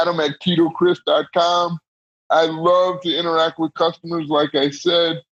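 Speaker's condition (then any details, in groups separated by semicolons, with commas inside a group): Cerebral palsy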